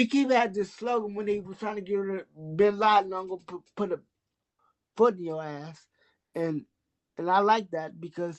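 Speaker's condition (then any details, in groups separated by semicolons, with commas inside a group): Cerebral palsy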